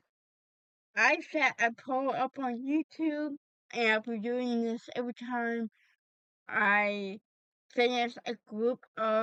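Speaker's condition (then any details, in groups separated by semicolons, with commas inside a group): Cerebral palsy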